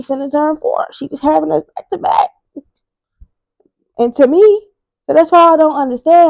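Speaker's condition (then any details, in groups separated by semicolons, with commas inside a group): Cerebral palsy; wheelchair user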